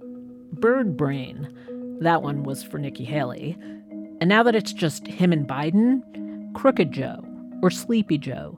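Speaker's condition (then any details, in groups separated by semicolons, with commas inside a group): No condition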